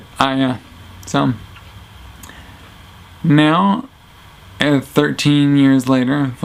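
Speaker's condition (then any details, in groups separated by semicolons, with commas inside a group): Traumatic brain injury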